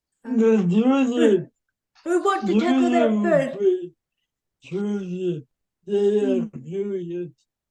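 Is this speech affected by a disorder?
Yes: cerebral palsy.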